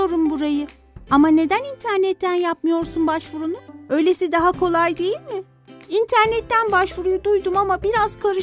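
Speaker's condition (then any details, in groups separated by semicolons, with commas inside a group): No condition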